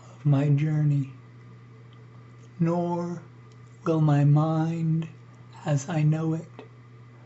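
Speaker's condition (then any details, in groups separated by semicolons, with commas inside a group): ALS; struggles to breathe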